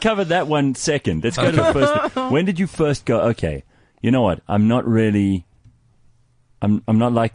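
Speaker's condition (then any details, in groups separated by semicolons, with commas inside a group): No condition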